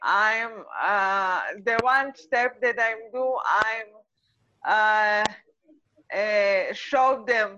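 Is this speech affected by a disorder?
Yes: cerebral palsy; uses a wheelchair, mother of two children.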